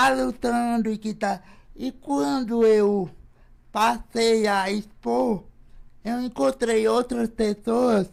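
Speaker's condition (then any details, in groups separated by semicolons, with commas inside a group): Cerebral palsy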